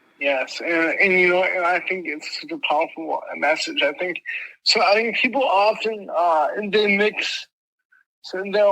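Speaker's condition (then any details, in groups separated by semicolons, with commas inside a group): Mild cerebral palsy; speech impediment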